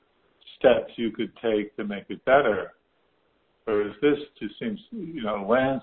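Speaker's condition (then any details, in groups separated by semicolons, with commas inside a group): Parkinson's disease; stem cell infusions in houston, infusions finished, assessment due in september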